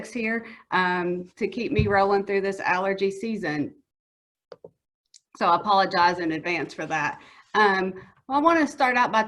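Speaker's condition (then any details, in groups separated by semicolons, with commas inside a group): No condition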